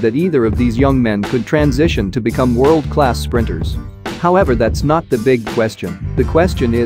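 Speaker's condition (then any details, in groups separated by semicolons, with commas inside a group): No condition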